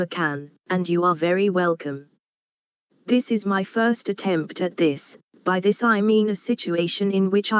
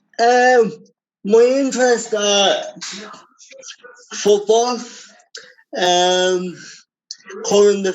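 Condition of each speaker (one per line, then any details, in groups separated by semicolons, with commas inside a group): No condition
Cerebral palsy; wheelchair user since childhood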